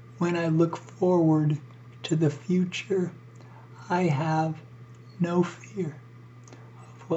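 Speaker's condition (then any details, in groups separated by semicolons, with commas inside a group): ALS; breathing increasingly difficult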